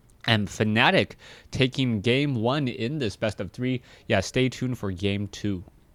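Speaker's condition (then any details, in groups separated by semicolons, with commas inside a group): No condition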